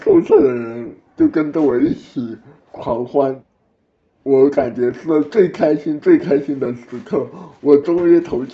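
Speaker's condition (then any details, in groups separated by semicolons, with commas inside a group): Cerebral palsy; blue at birth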